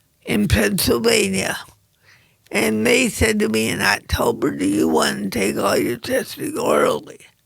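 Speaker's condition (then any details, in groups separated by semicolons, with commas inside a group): Cerebral palsy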